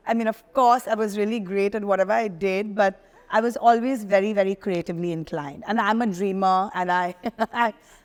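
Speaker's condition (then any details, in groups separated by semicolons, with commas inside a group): No condition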